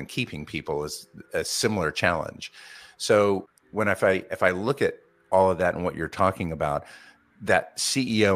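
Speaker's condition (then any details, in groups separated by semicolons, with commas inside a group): No condition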